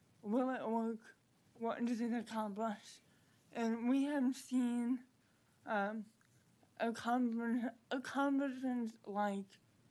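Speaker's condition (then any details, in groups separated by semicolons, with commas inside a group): Cerebral palsy; present from birth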